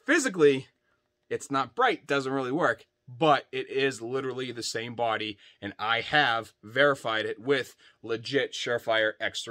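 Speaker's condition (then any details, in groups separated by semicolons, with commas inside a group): No condition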